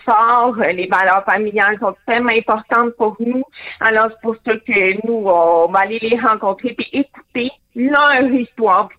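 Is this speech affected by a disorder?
Yes: hearing loss with cochlear implant; hard of hearing, born deaf, total silence when implant removed in water, lip reading helps; hears interviewer by phone through cochlear implant, some people harder to understand by phone; phone understanding varies by person.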